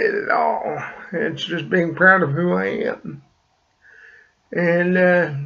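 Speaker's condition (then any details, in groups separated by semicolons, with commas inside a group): Cerebral palsy; slight speech impediment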